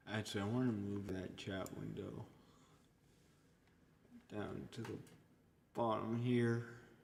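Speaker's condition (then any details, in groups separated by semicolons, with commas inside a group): Cerebral palsy; only one hand usable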